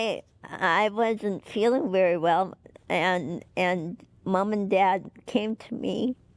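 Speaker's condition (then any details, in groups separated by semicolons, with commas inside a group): Cerebral palsy; could not speak or move as child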